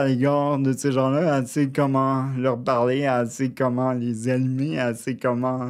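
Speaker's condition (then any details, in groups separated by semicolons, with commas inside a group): Cerebral palsy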